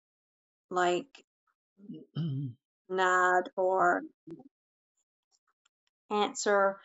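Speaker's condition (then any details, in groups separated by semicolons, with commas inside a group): Stuttering; stuttering since childhood, childhood speech therapy, no cure; currently in speech therapy, neck relaxation and breathing techniques, fluency skills; still stutters, notably on own name or number, therapy increased fluency; blocks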